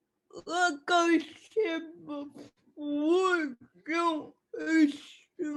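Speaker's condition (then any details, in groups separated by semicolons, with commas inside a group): Cerebral palsy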